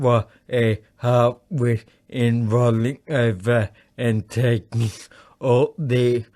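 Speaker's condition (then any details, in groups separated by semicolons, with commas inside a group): Acquired brain injury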